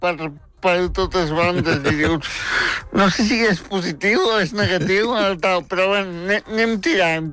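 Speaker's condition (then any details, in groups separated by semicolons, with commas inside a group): Spastic tetraplegic cerebral palsy; premature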